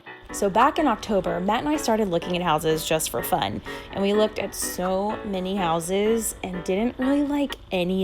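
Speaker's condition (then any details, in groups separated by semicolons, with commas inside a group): No condition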